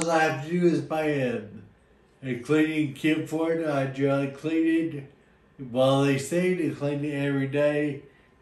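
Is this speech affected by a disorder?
Yes: Friedreich's ataxia.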